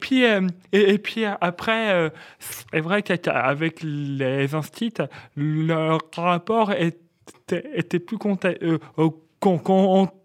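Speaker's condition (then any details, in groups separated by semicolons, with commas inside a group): Stuttering; stuttering since age 4, first misdiagnosed as Gilles de la Tourette, cause hypothesized as several traumas; repeated sounds, repeated words, prolonged sounds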